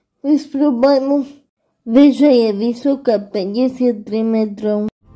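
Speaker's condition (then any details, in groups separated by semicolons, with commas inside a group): Cerebral palsy; tight muscles in arms, legs, spine, cannot sit unaided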